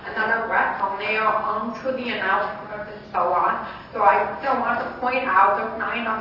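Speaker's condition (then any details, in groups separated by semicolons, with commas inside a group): Deafness; relies on train visual monitors, windows and doors for station information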